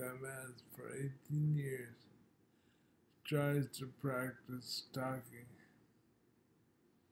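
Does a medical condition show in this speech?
Yes: multiple sclerosis.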